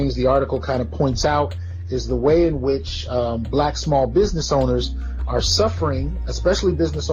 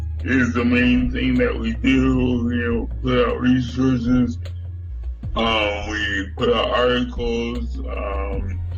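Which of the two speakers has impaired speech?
The second: cerebral palsy; from birth, newborn breathing arrest.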